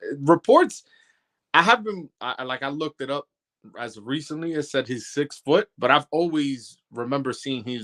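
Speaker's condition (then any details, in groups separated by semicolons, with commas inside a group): No condition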